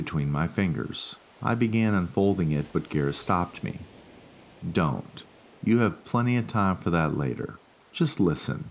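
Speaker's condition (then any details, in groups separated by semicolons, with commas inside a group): No condition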